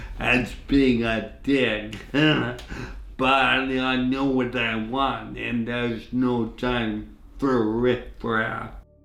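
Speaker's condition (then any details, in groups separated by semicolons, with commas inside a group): Traumatic brain injury (pontine cavernoma)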